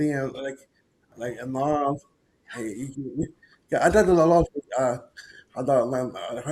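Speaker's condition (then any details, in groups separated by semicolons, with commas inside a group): Cerebral palsy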